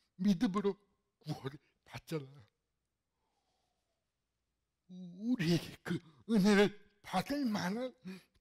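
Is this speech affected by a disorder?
Yes: cerebral palsy; fairly severe in childhood.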